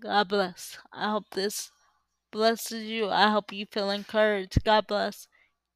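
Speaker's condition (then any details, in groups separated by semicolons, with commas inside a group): Cerebral palsy; uses power wheelchair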